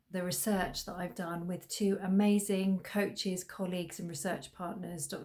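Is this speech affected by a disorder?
No.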